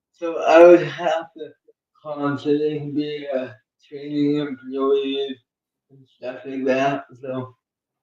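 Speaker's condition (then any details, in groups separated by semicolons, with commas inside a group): Cerebral palsy; uses one hand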